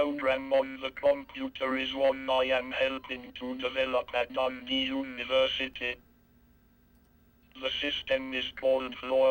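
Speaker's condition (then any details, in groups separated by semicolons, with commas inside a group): Cerebral palsy, speech-generating device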